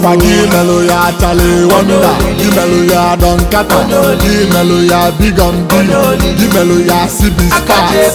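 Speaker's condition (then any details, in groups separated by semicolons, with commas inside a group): No condition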